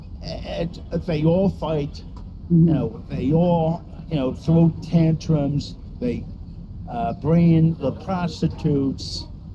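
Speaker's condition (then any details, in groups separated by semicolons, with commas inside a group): Cerebral palsy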